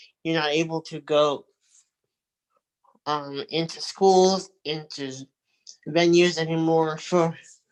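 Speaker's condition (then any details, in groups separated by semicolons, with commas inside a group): Cerebral palsy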